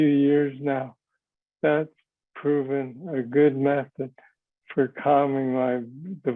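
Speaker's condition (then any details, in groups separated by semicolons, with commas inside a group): Parkinson's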